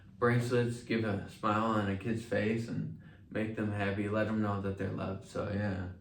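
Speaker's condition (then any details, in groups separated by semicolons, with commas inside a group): Mild cerebral palsy; mild, from birth; slight speech slur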